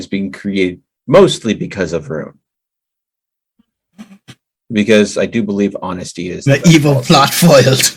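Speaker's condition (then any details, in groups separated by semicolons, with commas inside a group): No condition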